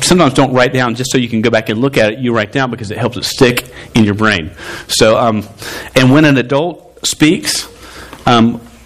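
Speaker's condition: Stuttering; long-standing stutter, present over 24 years, once fought calling to teach because unable to talk; sometimes hard to speak, harder when youth talk at same time; repeated sounds

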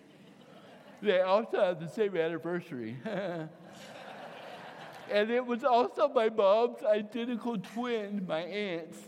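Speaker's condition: Cerebral palsy, mild; voice hard to understand

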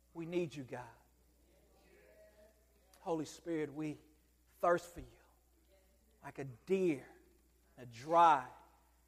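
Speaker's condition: No condition

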